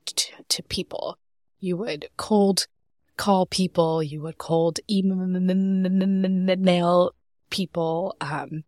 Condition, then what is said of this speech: Stuttering. Started, I wanted to let you all know that I stutter, so I'll be pausing on certain things sometimes, and I appreciate you all just